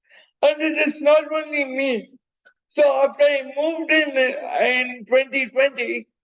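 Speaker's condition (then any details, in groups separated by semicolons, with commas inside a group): Cerebral palsy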